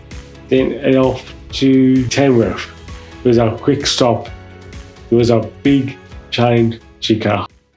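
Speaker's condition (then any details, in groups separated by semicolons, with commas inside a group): Mild cerebral palsy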